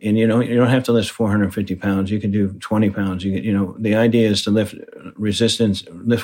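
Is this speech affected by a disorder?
Yes: Parkinson's disease; heavy weightlifting.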